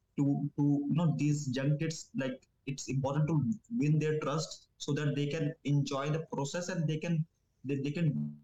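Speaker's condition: Stammering; began around age 10, linked to drinking, violent, abusive father at home; no speech therapy, no fluency techniques used; very few stutters in interview, stutter hardly observed, improving, used to stammer more in English; repeated sounds, repeated words, prolonged sounds

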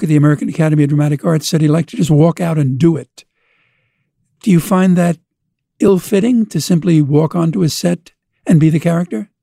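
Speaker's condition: No condition

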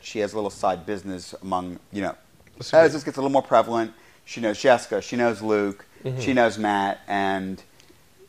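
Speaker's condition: No condition

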